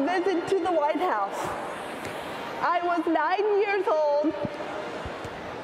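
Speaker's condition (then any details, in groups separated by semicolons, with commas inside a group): Cerebral palsy, spastic quadriplegia; spastic quadriplegia, premature birth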